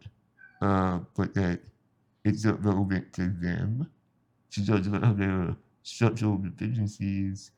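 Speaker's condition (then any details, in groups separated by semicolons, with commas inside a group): Spinal muscular atrophy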